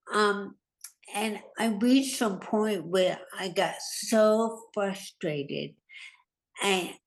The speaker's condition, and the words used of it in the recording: Stroke. I had no problem putting my thoughts into language. And now I have trouble.